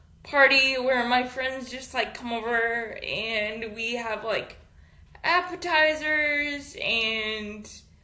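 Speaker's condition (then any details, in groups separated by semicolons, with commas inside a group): Cerebral palsy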